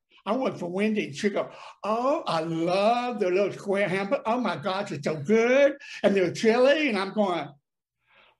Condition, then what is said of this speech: Deafness. I mean, how can a guy like me, you know, that's not very smart and has a speech problem and